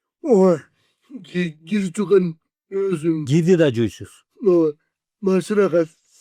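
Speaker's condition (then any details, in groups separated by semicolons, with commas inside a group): Cerebral palsy; 40 years with condition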